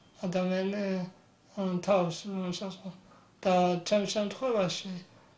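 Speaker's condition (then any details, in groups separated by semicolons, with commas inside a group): Muscular dystrophy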